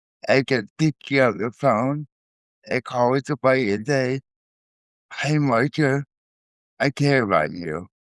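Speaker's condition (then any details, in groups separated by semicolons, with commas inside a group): Cerebral palsy, spastic quadriplegia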